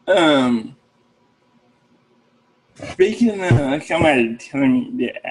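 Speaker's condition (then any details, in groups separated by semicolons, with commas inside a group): Cerebral palsy; from birth; speech therapy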